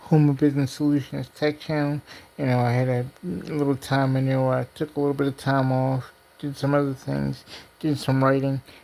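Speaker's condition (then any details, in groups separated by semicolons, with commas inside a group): Cerebral palsy; diplegia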